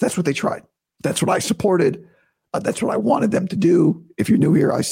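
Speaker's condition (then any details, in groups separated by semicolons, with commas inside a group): Vocal cord surgery recovery; talking painless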